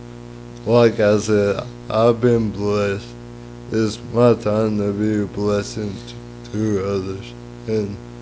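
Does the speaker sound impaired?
Yes: cerebral palsy; lifelong.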